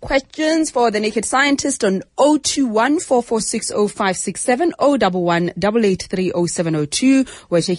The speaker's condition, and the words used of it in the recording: No condition.